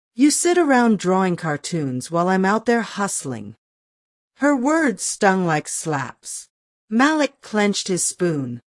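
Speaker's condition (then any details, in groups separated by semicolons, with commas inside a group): No condition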